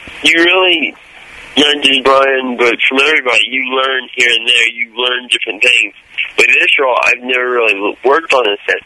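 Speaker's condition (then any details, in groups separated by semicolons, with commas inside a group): Cerebral palsy, mild; less stutter than the character portrayed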